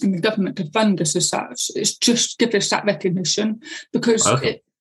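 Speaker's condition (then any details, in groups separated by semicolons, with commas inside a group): Deafness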